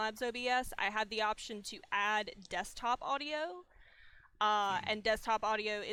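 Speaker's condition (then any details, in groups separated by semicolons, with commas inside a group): No condition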